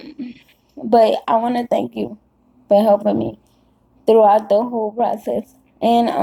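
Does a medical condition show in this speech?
Yes: cerebral palsy; caused by birth stroke.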